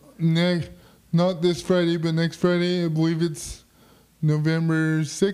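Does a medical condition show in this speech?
Yes: quad spastic cerebral palsy, spastic quadriplegic; spastic laughter.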